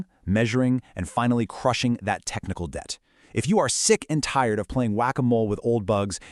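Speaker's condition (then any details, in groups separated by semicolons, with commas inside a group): No condition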